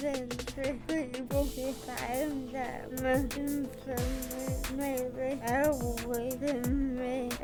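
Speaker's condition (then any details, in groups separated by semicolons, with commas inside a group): Cerebral palsy; from birth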